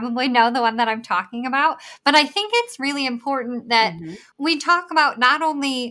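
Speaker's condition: Bilateral cleft lip and palate; congenital

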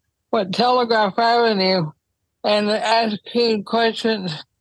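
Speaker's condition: ALS; diagnosed last fall

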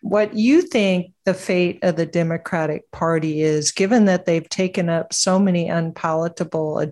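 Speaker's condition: No condition

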